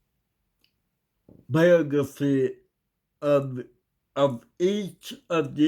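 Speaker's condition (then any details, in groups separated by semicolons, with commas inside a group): Cerebral palsy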